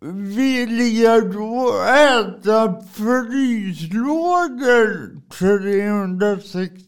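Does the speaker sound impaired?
Yes: cerebral palsy; from birth.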